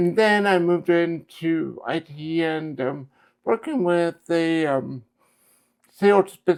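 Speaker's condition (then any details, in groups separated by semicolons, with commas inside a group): Cerebral palsy; speech affected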